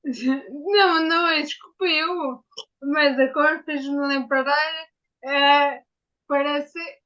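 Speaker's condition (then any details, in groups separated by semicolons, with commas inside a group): Ataxia after brain injury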